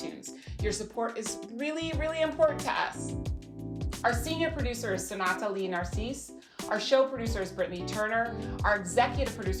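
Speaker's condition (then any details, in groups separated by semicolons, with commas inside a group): No condition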